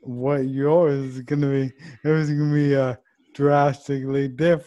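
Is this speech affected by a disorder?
Yes: ALS; ALS diagnosed just before age 30, neurodegenerative motor neuron disease; voice changed a little, some slurring, dictation differences, still understandable.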